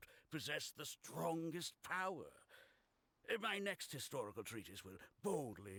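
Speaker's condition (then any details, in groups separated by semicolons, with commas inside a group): No condition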